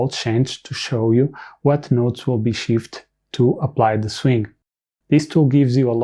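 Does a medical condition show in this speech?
No.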